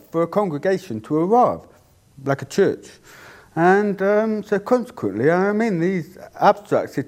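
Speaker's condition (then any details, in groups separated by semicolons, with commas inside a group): Deafness; cannot hear own voice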